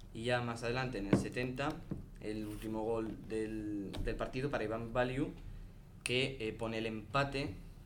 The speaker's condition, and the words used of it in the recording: No condition.